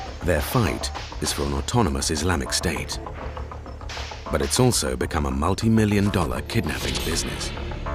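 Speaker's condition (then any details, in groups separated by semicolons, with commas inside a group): No condition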